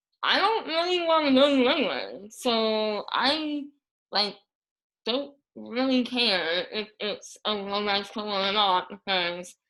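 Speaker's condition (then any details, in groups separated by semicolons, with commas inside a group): Moebius syndrome; paralyzed tongue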